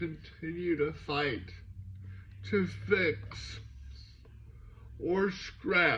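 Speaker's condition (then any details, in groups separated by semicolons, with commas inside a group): Cerebral palsy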